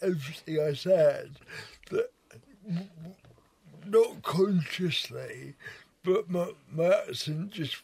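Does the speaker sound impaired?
Yes: cerebral palsy; wheelchair user.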